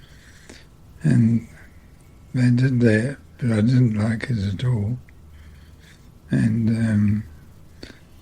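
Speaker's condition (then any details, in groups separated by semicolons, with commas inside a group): Multiple system atrophy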